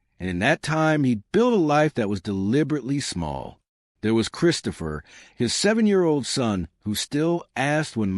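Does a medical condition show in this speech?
No.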